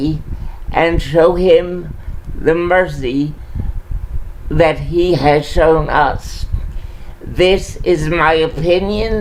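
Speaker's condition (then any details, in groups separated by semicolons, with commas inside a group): Cerebral palsy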